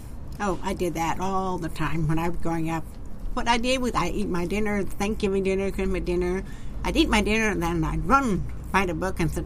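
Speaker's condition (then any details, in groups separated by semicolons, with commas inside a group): Profound deafness; genetic auditory nerve damage, born hearing or hard of hearing, profoundly deaf by age five; cochlear implants a couple years ago, bypass damaged nerve, formerly hearing aids, groups still hard; deaf voice, sounds different, sometimes taken for German accent, once reported as drunk slurring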